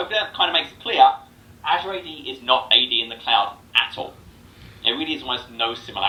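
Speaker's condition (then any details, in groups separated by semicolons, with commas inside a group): No condition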